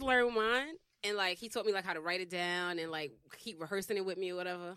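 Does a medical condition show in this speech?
No.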